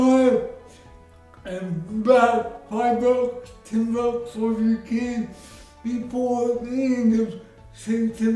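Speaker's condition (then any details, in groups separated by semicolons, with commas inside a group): Cerebral palsy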